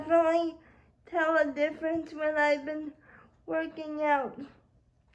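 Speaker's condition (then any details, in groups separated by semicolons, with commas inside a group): Cerebral palsy; spastic quadriplegia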